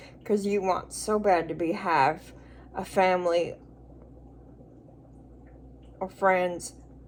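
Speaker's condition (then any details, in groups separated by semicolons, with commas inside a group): Cerebral palsy; speech noticeably atypical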